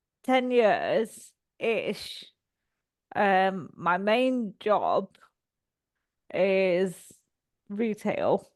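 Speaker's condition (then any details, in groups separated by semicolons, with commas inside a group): Cerebral palsy; all four limbs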